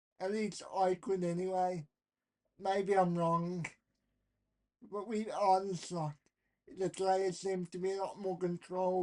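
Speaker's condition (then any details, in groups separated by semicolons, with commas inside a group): Cerebral palsy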